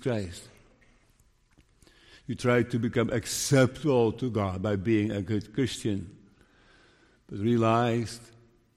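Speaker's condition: Parkinson's disease; still preaching

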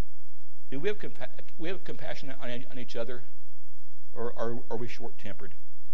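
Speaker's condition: Stuttering; stutter as usual way of talking, recent neck surgery; worse when unwell, mistaken for stroke by Life Squad paramedics; repeated sounds

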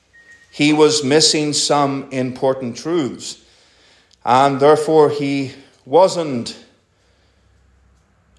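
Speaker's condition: No condition

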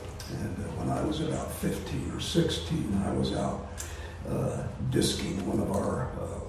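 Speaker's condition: Voice disorder; not contagious

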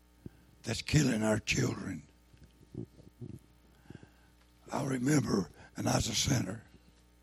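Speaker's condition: Throat cancer, lost vocal cord

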